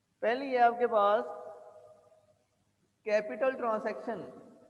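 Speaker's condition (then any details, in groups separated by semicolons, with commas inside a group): No condition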